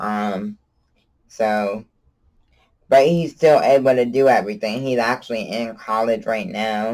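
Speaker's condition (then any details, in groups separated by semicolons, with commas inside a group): Cerebral palsy; from birth, wheelchair user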